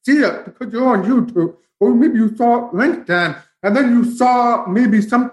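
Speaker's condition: Profound deafness, bilateral, from spinal meningitis; both ears, onset about 18 months old, spinal meningitis destroyed auditory nerve; big headphones, slight residual hearing when loud, closed captioning, cannot hear words spoken

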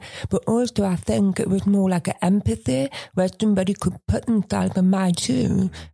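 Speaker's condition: Usher syndrome, profound deafness; profound deafness since childhood, cochlear implants

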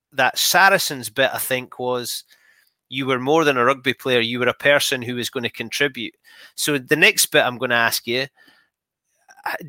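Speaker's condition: No condition

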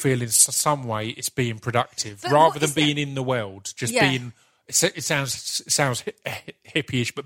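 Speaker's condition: Stutter; unnoticed during rapping and spoken word years, noticed with radio show and podcast, works with STAMMA; can control stutter when acting; repeated sounds, repeated words, prolonged sounds

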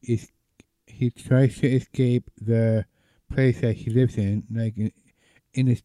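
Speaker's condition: Down syndrome; present from birth; needs some help communicating at work

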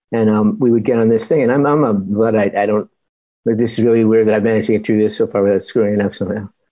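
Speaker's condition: Parkinson's disease; earlier struggled to recall and speak script lines

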